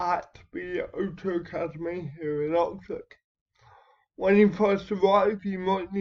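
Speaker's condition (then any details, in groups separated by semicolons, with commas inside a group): Cerebral palsy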